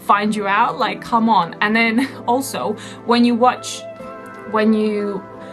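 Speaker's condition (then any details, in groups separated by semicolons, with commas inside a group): No condition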